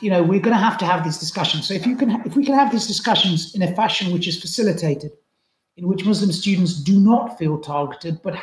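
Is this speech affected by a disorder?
No.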